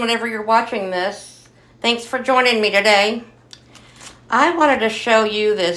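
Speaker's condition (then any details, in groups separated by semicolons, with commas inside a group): No condition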